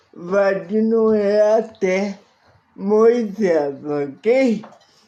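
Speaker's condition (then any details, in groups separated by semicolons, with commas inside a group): Paralysis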